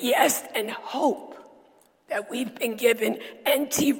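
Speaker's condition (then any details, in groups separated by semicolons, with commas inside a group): Dysphonia; sultry voice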